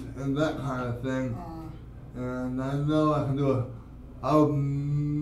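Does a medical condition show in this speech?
Yes: cerebral palsy.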